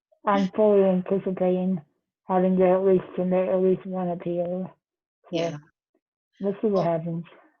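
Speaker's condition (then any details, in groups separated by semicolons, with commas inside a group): Duchenne muscular dystrophy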